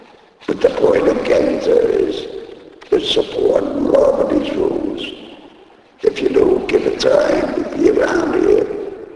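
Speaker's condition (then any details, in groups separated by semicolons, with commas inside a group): Laryngectomy; needs thumb to talk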